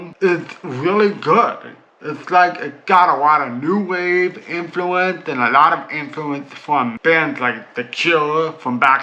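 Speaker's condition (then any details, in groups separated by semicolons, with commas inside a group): Cerebral palsy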